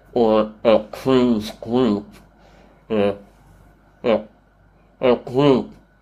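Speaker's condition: Treacher Collins syndrome; congenital, cleft palate and jaw surgeries, tracheostomy, deaf three years, bone conduction hearing aids, speech therapy; adult, wears hearing aid, tracheostomy scar, does public speaking; voice distorted, some cannot understand, worse on telephone, repeating takes energy, intelligible after years of therapy

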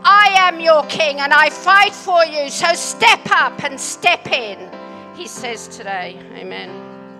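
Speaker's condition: No condition

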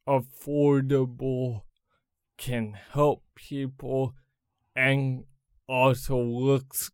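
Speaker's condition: Cerebral palsy; congenital, did not walk until age three, runs competitively, first Nike professional runner with cerebral palsy

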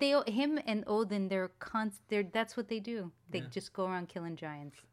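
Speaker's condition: No condition

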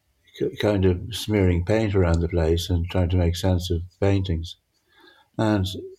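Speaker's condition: Parkinson's; grouped objects merge together

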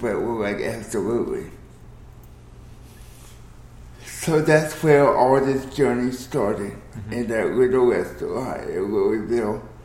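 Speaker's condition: Cerebral palsy

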